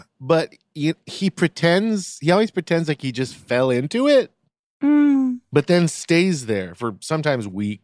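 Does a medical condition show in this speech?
No.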